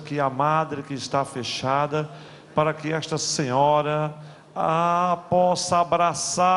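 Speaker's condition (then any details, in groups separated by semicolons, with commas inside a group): No condition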